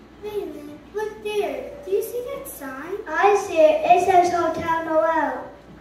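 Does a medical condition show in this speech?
No.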